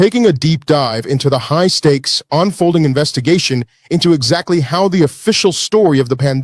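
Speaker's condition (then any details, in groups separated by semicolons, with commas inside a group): No condition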